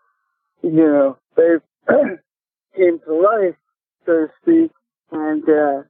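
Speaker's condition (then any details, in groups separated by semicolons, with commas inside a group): Cerebral palsy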